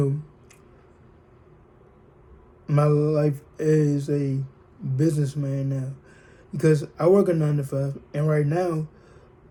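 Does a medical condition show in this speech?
Yes: cerebral palsy, spastic diplegia.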